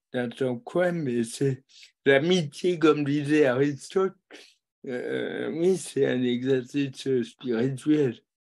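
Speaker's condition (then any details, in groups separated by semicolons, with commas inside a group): Cerebral palsy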